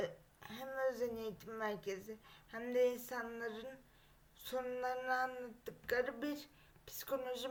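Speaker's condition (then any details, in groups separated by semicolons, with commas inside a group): Cerebral palsy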